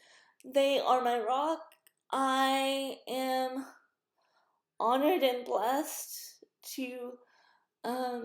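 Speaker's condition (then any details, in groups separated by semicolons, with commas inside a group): Cerebral palsy; stroke at birth, premature, spasticity, fine motor and transfer difficulty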